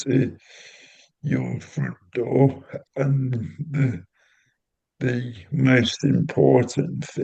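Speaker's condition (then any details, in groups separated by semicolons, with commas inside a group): Cerebral palsy; intrathecal baclofen pump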